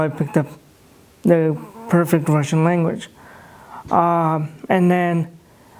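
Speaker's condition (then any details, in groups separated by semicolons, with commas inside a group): Cerebral palsy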